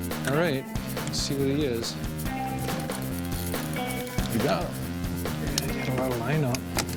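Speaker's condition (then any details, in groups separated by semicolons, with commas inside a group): No condition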